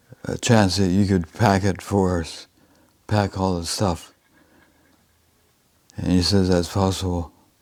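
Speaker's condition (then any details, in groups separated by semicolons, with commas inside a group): Advanced Parkinson's disease, severe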